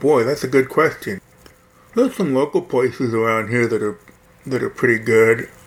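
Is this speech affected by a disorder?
Yes: hearing loss; right ear cochlear implant at Johns Hopkins Baltimore, barely any prior right-ear hearing, quad cane 8 years; implant within last few years, hears much more speech, music enjoyed less, left ear not implanted.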